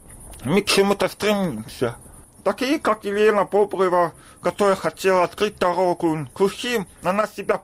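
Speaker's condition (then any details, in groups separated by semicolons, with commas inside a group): Deafness; congenital deafness, since birth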